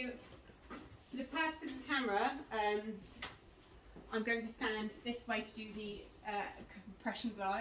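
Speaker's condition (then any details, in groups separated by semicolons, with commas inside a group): No condition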